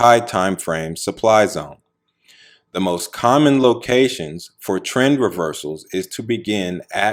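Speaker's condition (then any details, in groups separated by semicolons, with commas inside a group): No condition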